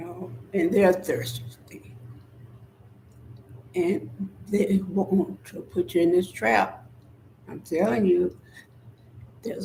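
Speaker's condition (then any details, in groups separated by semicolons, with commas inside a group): Spinal neurosarcoidosis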